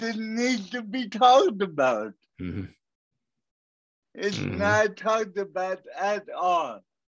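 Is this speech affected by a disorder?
Yes: cerebral palsy; cerebral palsy from birth, 37 years with condition.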